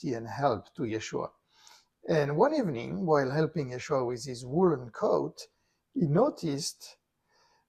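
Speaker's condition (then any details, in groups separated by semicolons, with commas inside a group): No condition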